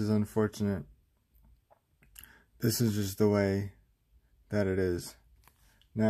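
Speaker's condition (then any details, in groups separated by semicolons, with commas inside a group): Cerebral palsy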